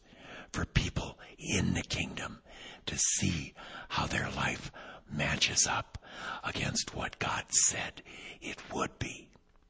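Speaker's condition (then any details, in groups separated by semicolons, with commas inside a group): Vocal cord paralysis, unilateral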